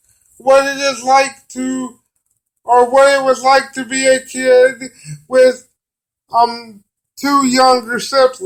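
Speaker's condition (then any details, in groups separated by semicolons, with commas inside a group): Cerebral palsy; brain damage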